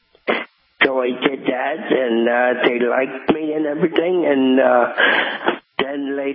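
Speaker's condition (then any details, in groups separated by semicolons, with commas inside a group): Cerebral palsy; diagnosed at 6 months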